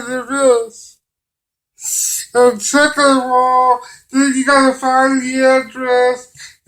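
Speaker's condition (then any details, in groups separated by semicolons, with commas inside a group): Cerebral palsy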